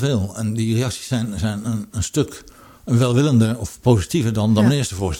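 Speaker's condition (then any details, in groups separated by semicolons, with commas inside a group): Parkinson's disease; speaks with difficulty, audibly so now, harder than before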